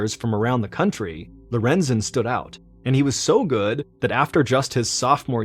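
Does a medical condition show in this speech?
No.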